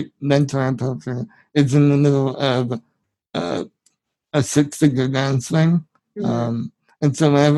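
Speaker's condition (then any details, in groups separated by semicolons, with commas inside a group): Spinal muscular atrophy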